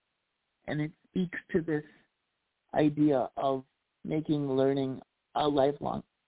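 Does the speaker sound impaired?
Yes: cerebral palsy; walked with walker, daily walking practice down block and back set by father; past challenges speaking up, voice improved over last year, spanish speaker with limited english.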